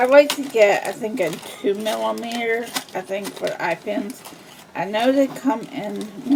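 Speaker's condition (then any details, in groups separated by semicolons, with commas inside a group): Cerebral palsy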